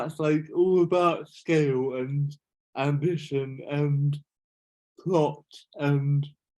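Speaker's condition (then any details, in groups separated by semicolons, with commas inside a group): Cerebral palsy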